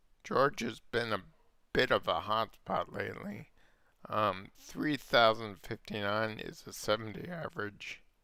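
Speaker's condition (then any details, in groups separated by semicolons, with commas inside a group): Multiple sclerosis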